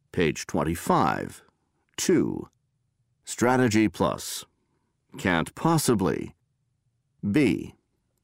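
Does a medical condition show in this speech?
No.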